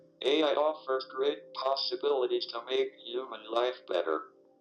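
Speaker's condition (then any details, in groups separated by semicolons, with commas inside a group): ALS, speech-generating device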